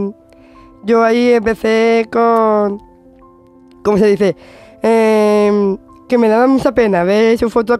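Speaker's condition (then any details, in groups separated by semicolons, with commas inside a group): Down syndrome; intellectual disability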